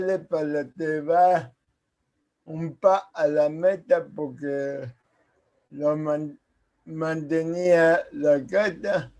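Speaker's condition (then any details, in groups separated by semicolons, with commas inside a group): Cerebral palsy; speaks as if with potato in mouth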